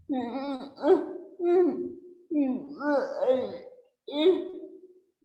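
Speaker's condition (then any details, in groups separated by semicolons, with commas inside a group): Cerebral palsy; since birth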